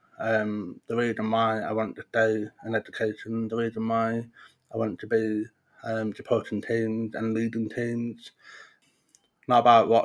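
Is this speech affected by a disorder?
Yes: profound deafness; congenital profound deafness, diagnosed at 18 months, no hearing; talks despite consultant predicting no speech and need for sign language.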